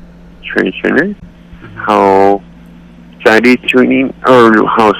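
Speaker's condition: Cerebral palsy; declined voice surgery due to risk of losing speech

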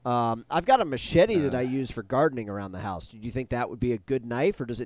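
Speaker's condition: No condition

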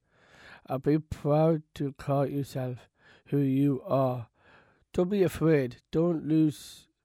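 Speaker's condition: Down syndrome; present from birth, 28 years old, learned to walk, talk, read and write

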